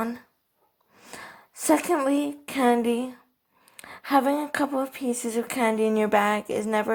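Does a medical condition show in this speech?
Yes: cerebral palsy, athetoid.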